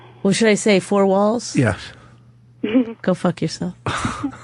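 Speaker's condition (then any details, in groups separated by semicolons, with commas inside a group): No condition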